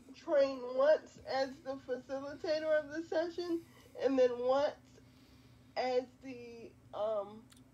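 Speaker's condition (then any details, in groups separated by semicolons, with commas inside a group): Quadriplegic cerebral palsy; quadriplegic, from birth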